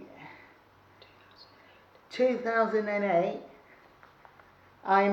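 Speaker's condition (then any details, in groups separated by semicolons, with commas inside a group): Cerebral palsy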